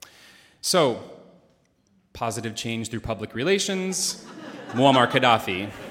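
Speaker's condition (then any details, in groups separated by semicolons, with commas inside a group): No condition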